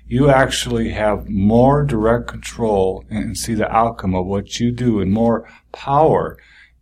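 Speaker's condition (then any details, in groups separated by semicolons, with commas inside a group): No condition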